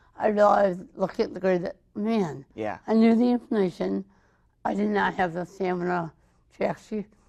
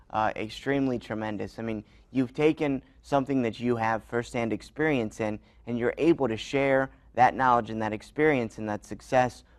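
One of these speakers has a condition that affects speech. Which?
The first: cerebral palsy; birth complications; mild; speech sounds atypical, had early speech therapy.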